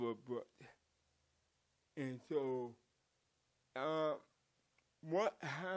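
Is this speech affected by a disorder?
Yes: cerebral palsy; from birth.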